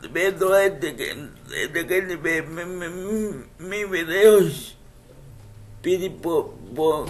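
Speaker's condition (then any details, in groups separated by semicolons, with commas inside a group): Cerebral palsy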